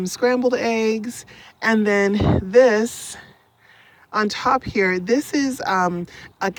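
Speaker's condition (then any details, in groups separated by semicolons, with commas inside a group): No condition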